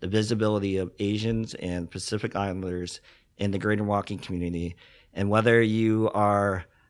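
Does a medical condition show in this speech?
Yes: cleft lip and palate; congenital.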